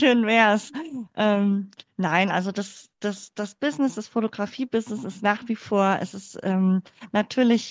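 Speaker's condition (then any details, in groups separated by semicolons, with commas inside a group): Cleft palate; congenital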